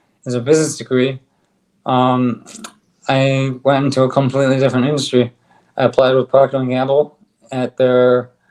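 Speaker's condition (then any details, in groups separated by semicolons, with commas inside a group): ALS; on drug, stronger bite, speaks better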